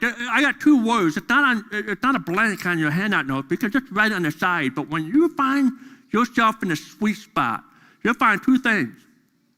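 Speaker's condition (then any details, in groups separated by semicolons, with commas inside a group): Deafness; deaf during school years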